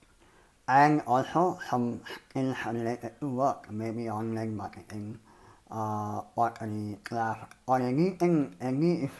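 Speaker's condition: Cleft palate and lip; hole in upper jaw

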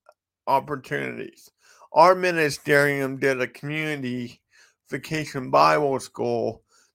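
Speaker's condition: Cerebral palsy; affects walk and speech

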